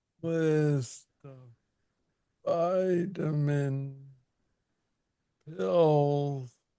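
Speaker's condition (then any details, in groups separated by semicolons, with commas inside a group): Parkinson's disease; young onset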